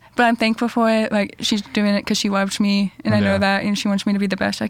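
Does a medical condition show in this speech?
Yes: deafness; hearing loss found second grade, had passed tests via cues, hearing aids third grade, cochlear implants; coaches wear audiologist-suggested transmitter streaming directly to cochlear implants, overpowers other voices, teammates hard to hear.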